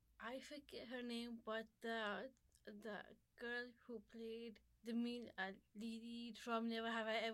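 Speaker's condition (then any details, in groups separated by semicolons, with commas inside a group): Down syndrome; described as a learning disability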